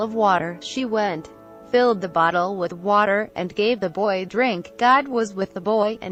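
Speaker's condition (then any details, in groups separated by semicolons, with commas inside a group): No condition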